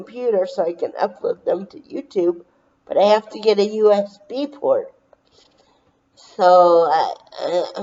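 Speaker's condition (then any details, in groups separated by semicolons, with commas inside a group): Brain injury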